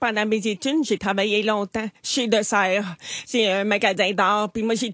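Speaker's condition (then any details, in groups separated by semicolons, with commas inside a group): Hearing loss; accent when speaking, noted by others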